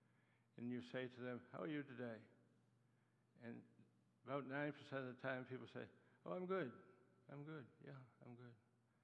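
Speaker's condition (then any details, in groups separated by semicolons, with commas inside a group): Parkinson's disease; Parkinson's attacks muscles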